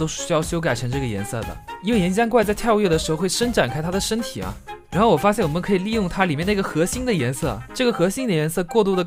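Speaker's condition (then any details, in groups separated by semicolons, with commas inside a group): No condition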